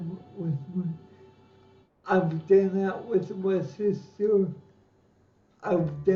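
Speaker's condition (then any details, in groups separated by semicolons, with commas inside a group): Cerebral palsy; lifelong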